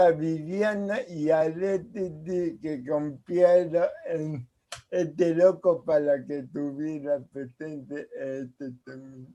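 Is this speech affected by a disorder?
Yes: cerebral palsy.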